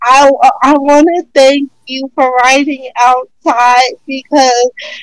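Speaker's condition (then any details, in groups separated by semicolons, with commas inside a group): Cerebral palsy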